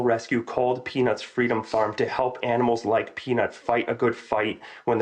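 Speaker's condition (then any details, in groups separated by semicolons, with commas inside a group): No condition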